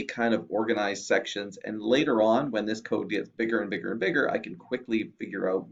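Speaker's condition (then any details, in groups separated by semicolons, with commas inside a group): No condition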